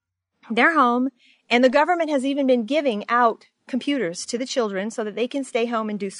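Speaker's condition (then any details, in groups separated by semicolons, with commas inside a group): No condition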